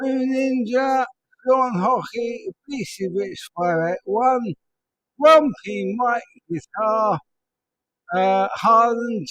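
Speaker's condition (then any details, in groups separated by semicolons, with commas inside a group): ALS; speech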